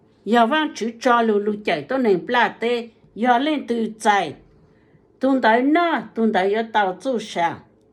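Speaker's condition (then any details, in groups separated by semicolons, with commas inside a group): No condition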